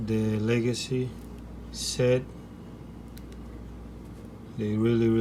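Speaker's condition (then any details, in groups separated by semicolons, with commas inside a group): No condition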